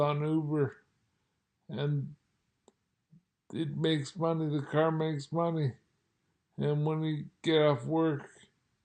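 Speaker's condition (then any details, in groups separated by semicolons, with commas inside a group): Multiple sclerosis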